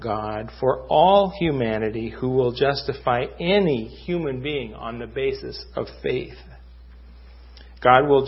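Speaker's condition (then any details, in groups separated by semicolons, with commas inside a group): No condition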